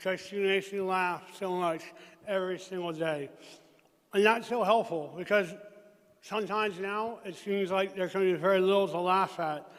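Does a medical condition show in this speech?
Yes: traumatic brain injury; 15 years since injury.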